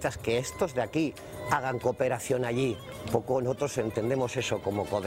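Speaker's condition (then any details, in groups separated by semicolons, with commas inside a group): No condition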